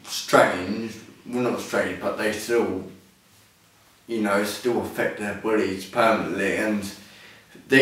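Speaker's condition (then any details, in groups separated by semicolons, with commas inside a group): Ataxia; speech impediment, sounds intoxicated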